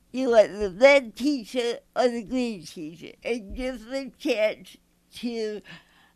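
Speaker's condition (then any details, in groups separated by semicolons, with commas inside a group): Mild cerebral palsy; mild cerebral palsy affecting speech; difficult to understand at first, easier once listener adjusts; hard to understand initially, listeners must listen closely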